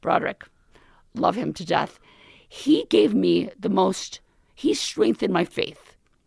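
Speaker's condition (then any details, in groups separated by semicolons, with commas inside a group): Left vocal cord paralysis, left unilateral; recent type 1 thyroplasty with implant joining cords, may need another surgery, still hard to swallow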